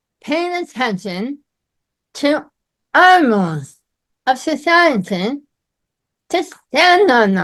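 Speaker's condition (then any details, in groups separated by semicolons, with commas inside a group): Myasthenia gravis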